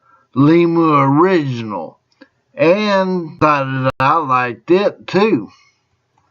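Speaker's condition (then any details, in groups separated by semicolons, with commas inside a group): Traumatic brain injury; car crash, jaw shattered, multiple surgeries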